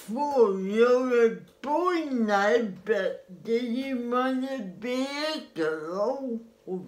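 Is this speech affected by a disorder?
Yes: cerebral palsy; spastic.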